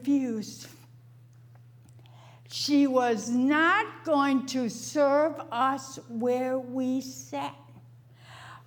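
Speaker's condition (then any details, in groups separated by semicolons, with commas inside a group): Stroke; over 6 years unable to speak, read or write, struggled to recite with effortful breath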